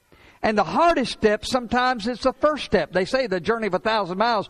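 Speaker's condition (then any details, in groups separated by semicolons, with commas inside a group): No condition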